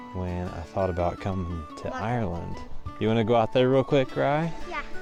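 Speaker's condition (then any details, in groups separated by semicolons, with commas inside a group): No condition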